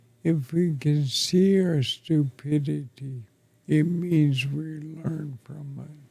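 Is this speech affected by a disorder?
Yes: ALS; affects chest and throat.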